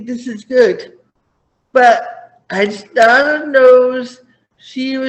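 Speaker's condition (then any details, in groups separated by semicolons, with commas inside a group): Cerebral palsy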